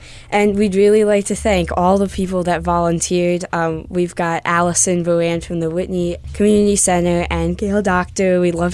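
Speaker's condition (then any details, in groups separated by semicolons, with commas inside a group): No condition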